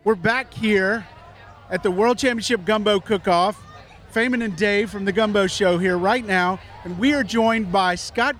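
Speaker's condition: No condition

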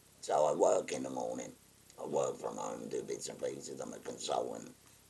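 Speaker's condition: Total laryngectomy; stage 4 laryngeal cancer, total laryngectomy by Mr. Tagar, head and neck chemoradiotherapy, one-ear deafness, anosmia; voice valve speech, leaks leave no voice, electrolarynx backup, not heard in groups, swallow about 10%

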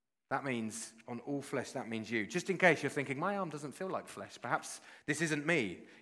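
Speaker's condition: No condition

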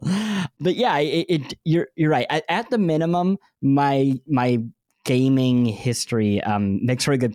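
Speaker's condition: Cleft lip and palate; bandaged

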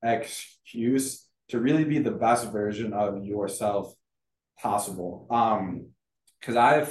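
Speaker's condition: Stuttering; stuttering since childhood; varies by situation, more fluent when confident, healthy and feeling good; prolonged sounds

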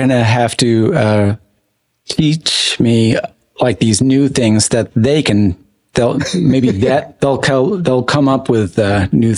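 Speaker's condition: Aphasia; stroke from brain bleed, early right hand weakness, could not wave or hold pencil, breathing tube early; in recovery, ongoing speech therapy and physical therapy, speech therapy session earlier today, speech improving; word-finding trouble, relearns words by repeating three times in row, sometimes forgets relearned words, tired after therapy

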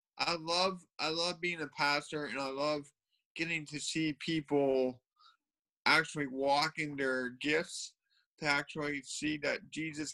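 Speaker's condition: Cerebral palsy; cerebral palsy since birth

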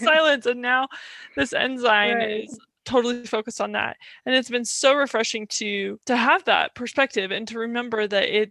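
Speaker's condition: No condition

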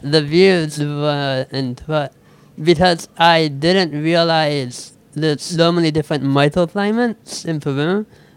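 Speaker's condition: Speech impediment; switched to typing instead

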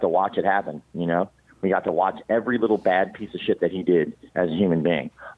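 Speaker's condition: Cleft palate; congenital

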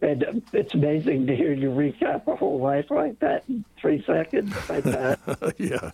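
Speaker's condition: Late-onset Pompe disease; misdiagnosed as muscular dystrophy at 23 for 26 years

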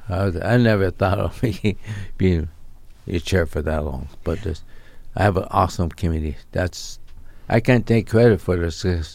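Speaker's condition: ALS; onset year ago, slurred speech, limb and torso weakness

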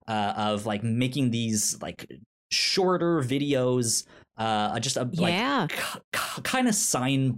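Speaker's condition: Stutter; stutter when talking; repeated sounds, prolonged sounds

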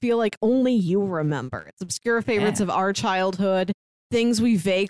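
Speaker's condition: No condition

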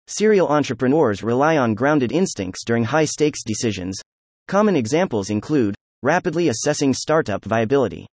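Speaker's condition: No condition

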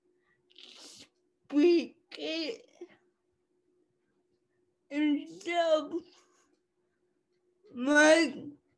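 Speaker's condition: Cerebral palsy; cerebral palsy since childhood

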